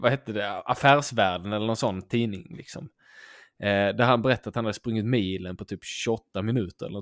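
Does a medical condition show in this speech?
No.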